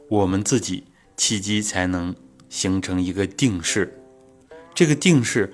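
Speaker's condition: No condition

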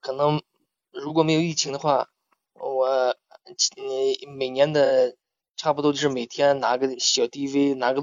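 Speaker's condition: Stuttering; stutter since childhood, Gansu Jingyuan dialect speaker; mild stutter audible in interview, repetitions, fillers; much worse speaking local dialect, fluent singing in dialect, feels comfortable within own breath rhythm; prolonged sounds, blocks

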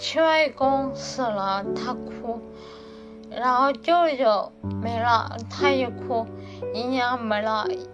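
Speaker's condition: Cerebellar atrophy, hereditary; familial

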